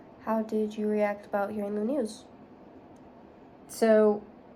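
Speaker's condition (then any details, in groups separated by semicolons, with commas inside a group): No condition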